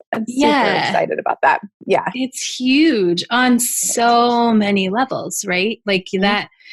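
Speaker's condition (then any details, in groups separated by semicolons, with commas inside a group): No condition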